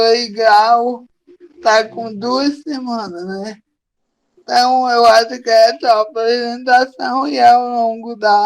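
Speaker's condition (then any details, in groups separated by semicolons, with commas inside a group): Cerebral palsy; from birth; difficulty speaking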